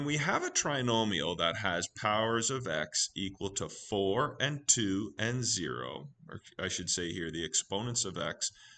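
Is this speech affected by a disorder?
No.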